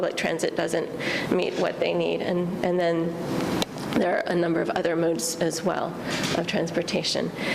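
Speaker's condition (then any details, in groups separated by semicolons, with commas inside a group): No condition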